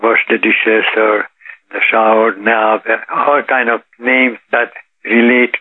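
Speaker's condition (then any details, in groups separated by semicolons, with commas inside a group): Parkinson's disease; age 84, symptoms not detectable by others, daily yoga (teaches 2 hours, practices 1 hour), walks 3 miles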